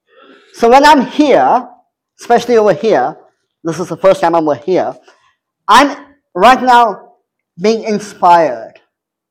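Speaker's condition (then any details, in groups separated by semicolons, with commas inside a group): Cleft palate; major speech impediments since childhood, still present, speaks two or three languages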